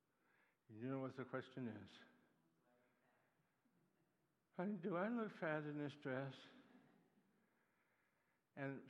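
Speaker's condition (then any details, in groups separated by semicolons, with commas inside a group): Parkinson's disease; in therapy sessions working on walking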